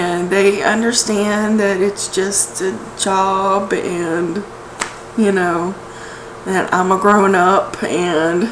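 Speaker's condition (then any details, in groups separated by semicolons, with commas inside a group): No condition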